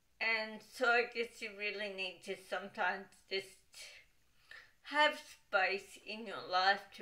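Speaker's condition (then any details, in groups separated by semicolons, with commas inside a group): Cerebral palsy, dystonic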